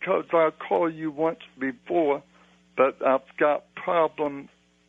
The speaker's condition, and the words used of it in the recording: Cerebral palsy. Well, I hear you talking with great difficulty, but I hear that you're a very soulful man.